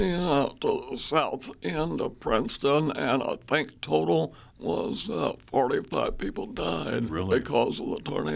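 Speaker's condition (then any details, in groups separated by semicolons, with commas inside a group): Spasmodic dysphonia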